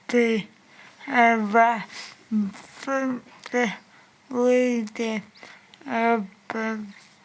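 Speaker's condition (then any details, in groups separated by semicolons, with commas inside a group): Cerebral palsy; from birth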